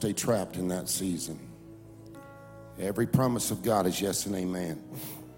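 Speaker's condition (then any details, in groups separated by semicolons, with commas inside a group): No condition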